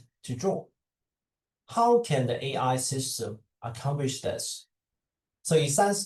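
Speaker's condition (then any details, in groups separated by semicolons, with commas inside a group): No condition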